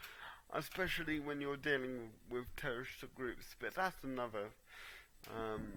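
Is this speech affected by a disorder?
Yes: cerebral palsy.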